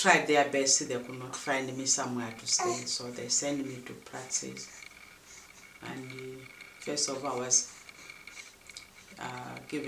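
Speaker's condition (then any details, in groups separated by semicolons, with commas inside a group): No condition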